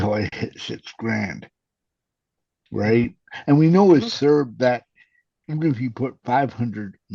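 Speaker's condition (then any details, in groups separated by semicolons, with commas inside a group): Cerebral palsy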